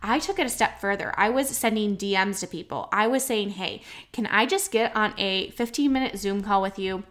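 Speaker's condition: No condition

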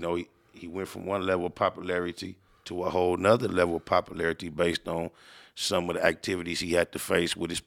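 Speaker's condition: No condition

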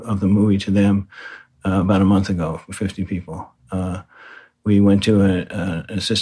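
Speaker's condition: Parkinson's disease; right-side weakness at onset, diagnosed by neurologist, confirmed by second opinion, heavy weightlifting slows progression

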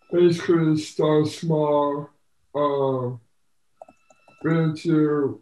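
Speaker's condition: Down syndrome

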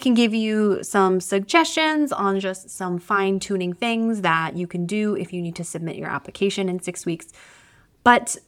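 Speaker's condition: No condition

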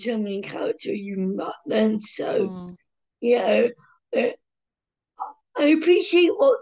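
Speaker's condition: Cerebral palsy, mild

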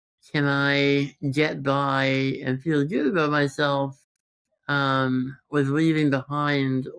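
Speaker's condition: Congenital muscular dystrophy; present since birth

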